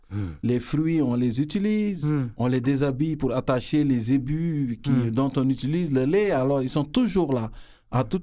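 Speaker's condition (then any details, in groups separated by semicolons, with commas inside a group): No condition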